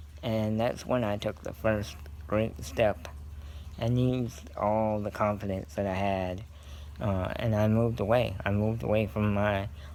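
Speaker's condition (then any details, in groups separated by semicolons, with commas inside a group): Cerebral palsy; scoliosis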